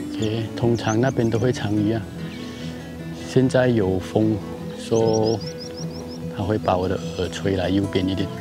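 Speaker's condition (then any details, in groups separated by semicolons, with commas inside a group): No condition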